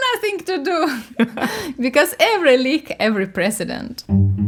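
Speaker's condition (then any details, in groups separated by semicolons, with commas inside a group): No condition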